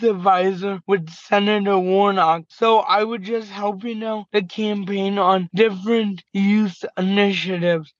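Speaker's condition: Cerebral palsy; very mild physical disability, slight tremors during the day

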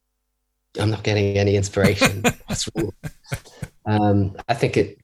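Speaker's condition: No condition

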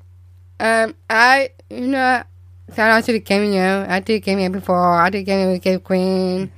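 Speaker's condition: Down syndrome; diagnosed shortly after birth

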